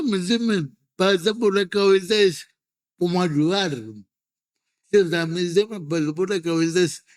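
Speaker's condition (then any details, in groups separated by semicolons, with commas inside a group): Cerebral palsy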